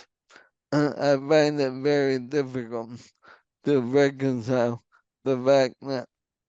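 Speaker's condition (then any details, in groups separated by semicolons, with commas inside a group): ALS; onset left hand weakness, then right hand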